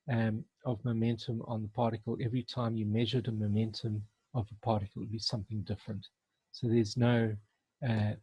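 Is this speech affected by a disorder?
No.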